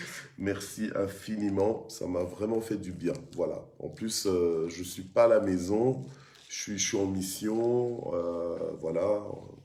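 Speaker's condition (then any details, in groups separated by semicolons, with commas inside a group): No condition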